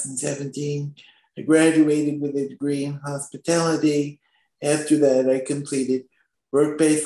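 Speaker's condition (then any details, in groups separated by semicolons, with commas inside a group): Spastic quadriplegic cerebral palsy; from birth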